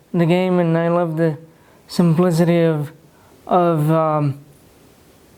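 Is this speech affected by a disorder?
Yes: cerebral palsy.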